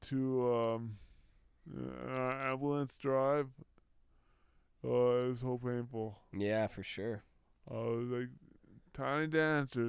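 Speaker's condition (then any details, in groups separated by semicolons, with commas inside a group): Brain injury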